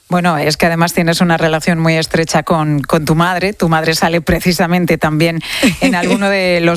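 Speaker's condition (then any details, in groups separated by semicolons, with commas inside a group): No condition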